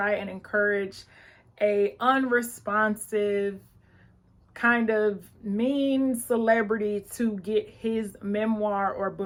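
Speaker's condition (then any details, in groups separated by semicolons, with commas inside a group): No condition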